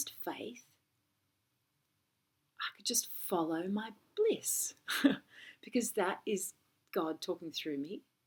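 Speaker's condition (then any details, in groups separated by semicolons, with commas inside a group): No condition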